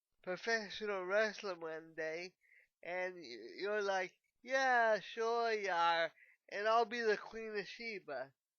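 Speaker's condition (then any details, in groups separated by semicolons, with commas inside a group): Cerebral palsy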